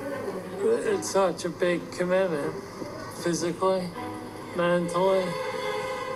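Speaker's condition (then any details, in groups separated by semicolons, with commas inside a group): Parkinson's disease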